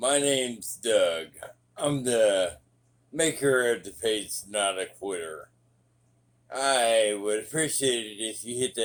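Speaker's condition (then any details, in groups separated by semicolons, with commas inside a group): Traumatic brain injury; sounds drunk when speaking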